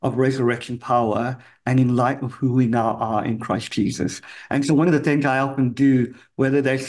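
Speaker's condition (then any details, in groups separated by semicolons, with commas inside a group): Cleft palate; congenital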